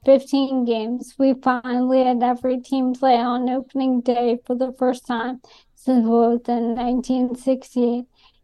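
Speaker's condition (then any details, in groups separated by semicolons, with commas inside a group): ALS; diagnosed within about past year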